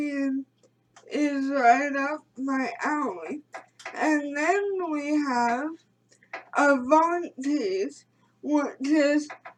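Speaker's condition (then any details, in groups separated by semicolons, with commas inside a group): Cerebral palsy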